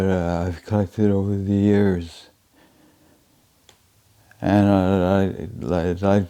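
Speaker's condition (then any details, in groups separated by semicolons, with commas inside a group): Advanced Parkinson's disease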